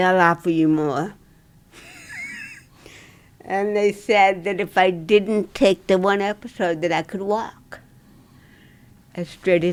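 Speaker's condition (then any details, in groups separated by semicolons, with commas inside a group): Dystonia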